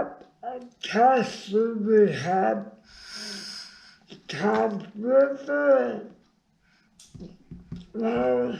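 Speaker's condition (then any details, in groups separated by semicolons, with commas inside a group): Brain injury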